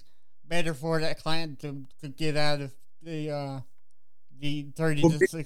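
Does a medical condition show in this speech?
Yes: cerebral palsy; walks with walker.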